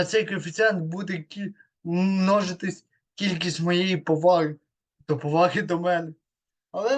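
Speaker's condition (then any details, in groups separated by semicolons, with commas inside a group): Cerebral palsy; third disability group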